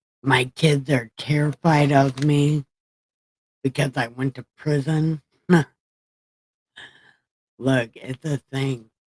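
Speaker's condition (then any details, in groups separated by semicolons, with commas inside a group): Brain injury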